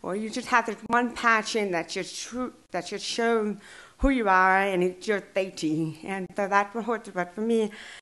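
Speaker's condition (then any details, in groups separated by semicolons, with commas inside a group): Deaf and hard of hearing; since childhood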